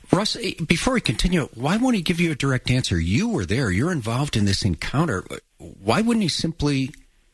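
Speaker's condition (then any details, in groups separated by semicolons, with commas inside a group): No condition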